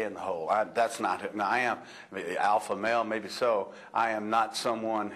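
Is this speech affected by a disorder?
No.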